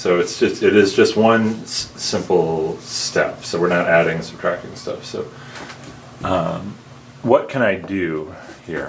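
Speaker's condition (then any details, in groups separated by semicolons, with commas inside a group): No condition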